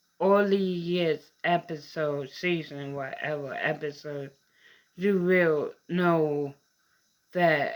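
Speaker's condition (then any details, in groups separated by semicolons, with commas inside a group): Mild cerebral palsy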